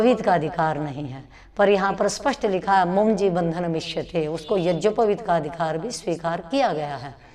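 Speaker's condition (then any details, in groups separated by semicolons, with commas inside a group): No condition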